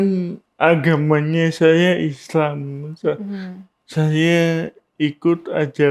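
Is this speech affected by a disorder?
Yes: cerebral palsy.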